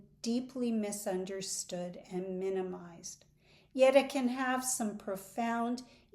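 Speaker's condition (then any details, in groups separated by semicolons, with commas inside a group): No condition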